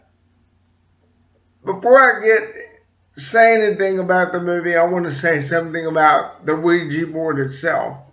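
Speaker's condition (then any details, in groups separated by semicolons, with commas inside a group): Cerebral palsy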